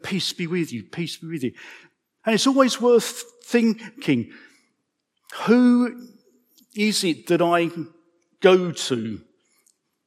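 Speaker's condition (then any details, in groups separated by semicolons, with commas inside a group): Stammer; man aged 55; stammer audible in speech; repeated sounds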